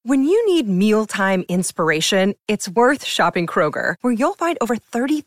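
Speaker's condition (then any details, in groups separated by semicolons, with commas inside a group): No condition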